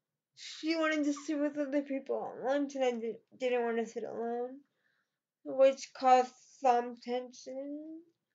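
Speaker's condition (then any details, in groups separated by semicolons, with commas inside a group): Cerebral palsy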